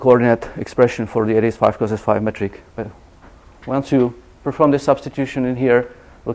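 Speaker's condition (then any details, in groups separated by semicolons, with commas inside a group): No condition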